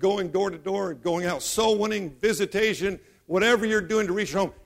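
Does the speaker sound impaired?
No.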